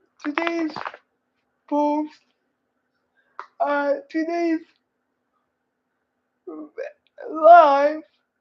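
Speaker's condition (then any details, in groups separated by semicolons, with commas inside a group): Cerebral palsy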